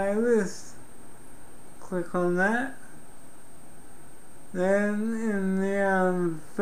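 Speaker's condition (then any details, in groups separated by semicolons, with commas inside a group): Cerebral palsy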